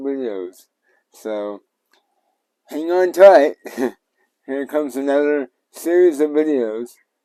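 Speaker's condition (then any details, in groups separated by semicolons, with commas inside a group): Cerebral palsy; tends to mess up words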